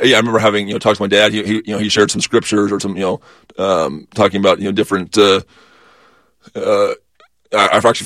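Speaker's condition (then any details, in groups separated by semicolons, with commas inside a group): Stutter; stutter first noticed in high school, not noticed in childhood; magnified on mission while learning and speaking Spanish; repeated sounds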